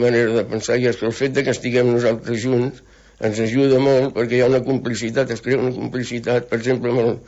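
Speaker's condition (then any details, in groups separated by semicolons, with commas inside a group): Parkinson's disease; weekly supervised table tennis program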